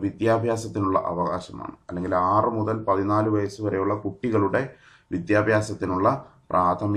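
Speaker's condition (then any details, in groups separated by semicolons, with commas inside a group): No condition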